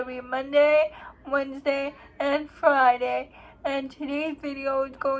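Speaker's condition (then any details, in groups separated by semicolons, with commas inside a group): Cerebral palsy; uses wheelchair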